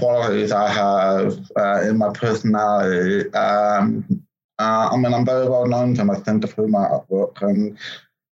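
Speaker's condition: Profound deafness; congenital, born deaf

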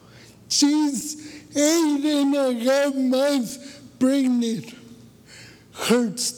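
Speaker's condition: Cerebral palsy; born about two weeks early

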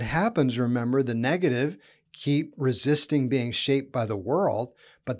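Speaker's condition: No condition

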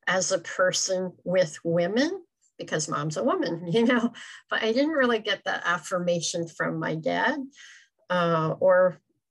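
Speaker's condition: Cleft palate; congenital, extremely severe

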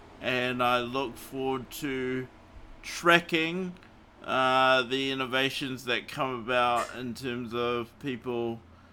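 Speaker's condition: Cerebral palsy; morphine not allowed after it

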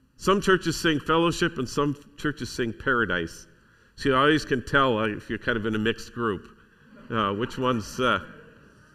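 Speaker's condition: No condition

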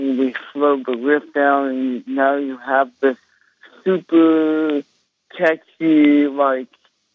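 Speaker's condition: Cerebral palsy; congenital

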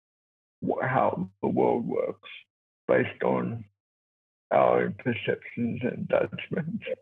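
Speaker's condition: Cerebral palsy; from birth, born two months premature, resuscitated twice, lack of oxygen to brain, brain injury, affects mobility and walking

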